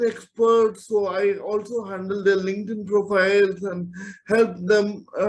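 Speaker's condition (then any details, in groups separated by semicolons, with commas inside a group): Cerebral palsy; from birth, whole body movement affected; several major operations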